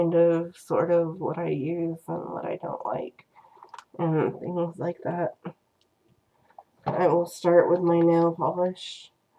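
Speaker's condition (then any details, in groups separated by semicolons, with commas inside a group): Cerebral palsy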